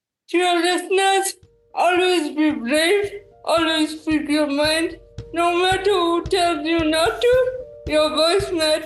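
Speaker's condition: Cerebral palsy; diagnosed at 6 months old, quadriplegic

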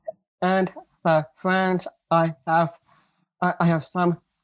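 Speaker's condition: Down syndrome

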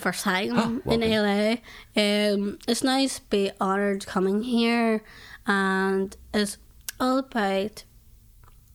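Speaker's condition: Down syndrome; early prediction she might never talk, now speaks publicly, including at UN in Geneva

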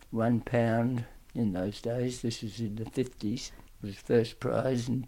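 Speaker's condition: Tongue cancer; aggressive tongue cancer

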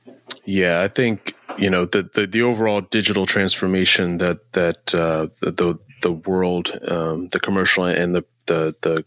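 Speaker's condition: No condition

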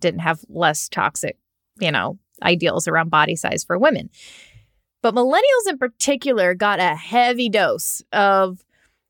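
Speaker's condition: No condition

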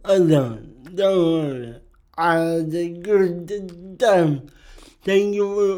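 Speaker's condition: Cerebral palsy; speech can be hard sometimes

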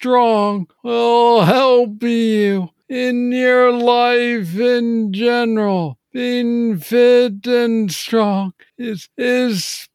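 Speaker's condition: Parkinson's disease, young onset; worked hard to improve speech and thinking

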